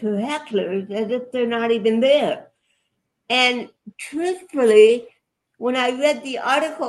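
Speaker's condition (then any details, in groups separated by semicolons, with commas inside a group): Cerebral palsy; affects body movements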